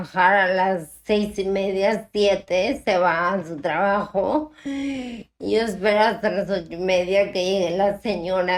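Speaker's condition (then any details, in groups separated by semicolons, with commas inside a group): Ataxia type 1; speaking and pronunciation problems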